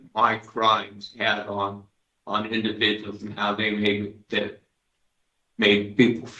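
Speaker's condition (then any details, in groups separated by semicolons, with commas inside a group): Parkinson's disease; medication controls tremors, working less well this morning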